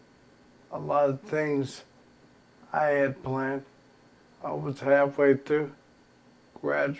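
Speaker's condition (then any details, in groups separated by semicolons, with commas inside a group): ALS; progressive terminal illness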